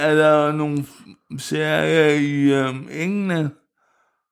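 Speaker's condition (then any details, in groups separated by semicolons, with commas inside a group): Cerebral palsy; wheelchair user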